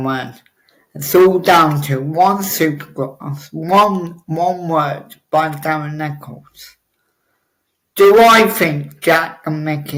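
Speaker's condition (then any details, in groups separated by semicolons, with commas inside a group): Cerebral palsy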